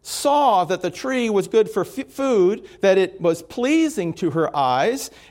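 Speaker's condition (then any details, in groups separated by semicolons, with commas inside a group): No condition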